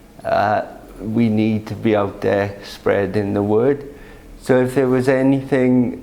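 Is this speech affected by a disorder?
Yes: cerebral palsy.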